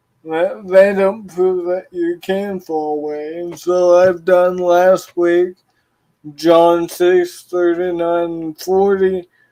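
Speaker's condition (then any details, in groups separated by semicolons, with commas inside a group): Cerebral palsy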